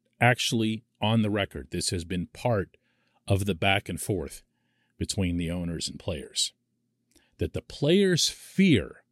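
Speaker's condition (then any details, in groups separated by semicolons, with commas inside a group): No condition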